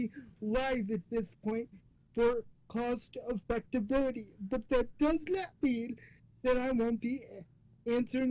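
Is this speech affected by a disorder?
Yes: cerebral palsy.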